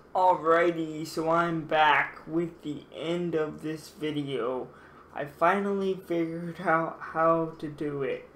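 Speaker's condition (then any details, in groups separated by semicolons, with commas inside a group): Cerebral palsy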